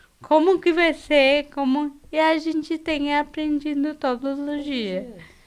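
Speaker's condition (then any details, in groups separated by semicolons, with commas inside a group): Cerebral palsy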